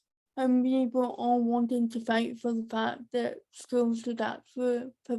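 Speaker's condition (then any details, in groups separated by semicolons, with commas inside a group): Cerebral palsy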